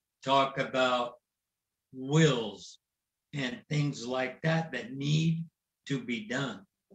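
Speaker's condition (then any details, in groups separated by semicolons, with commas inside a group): ALS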